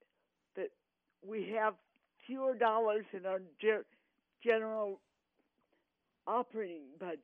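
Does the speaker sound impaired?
Yes: cerebral palsy; since birth; 18 years of speech therapy.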